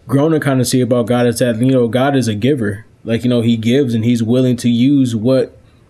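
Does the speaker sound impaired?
No.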